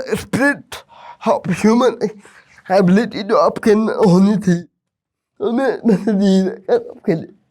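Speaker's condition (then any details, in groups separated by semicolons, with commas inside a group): Cerebral palsy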